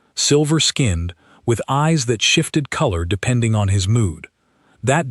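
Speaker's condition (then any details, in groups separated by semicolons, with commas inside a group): No condition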